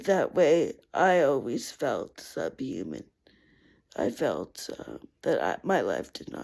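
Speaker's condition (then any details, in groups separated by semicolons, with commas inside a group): Cerebral palsy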